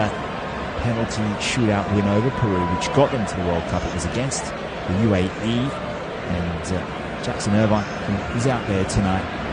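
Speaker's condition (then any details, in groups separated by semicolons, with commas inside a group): No condition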